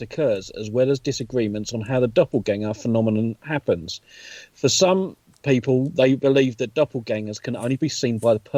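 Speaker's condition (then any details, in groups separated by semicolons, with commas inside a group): No condition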